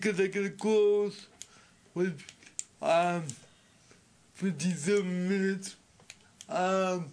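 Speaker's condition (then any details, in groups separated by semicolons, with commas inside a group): Speech impediment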